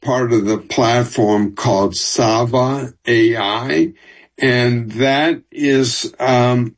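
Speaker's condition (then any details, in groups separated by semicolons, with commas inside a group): ALS; first symptoms sudden jerky walking, diagnosed over two years later, walking worsened from limp to cane; over two years since first symptoms, walks with cane, enrolled in Austin study; audible speech effects, formerly fast talker, used Team Gleason word banking program to recreate voice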